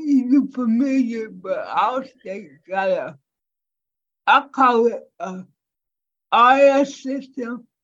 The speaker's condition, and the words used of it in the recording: Cerebral palsy. Instead of asking me, because they feel like if I got a speaking impairment, I must have a cognitive disability as well.